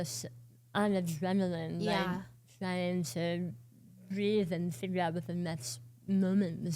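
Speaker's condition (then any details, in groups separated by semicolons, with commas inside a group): Oral cancer, partial glossectomy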